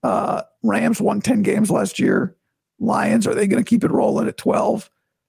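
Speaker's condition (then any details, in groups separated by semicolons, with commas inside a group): Vocal cord surgery recovery; not yet back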